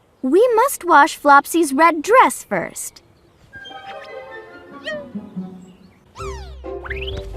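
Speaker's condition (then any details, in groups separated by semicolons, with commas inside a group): No condition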